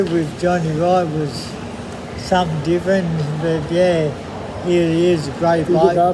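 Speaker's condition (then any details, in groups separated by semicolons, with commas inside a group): MND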